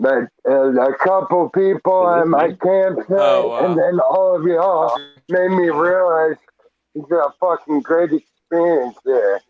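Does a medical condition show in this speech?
Yes: traumatic brain injury.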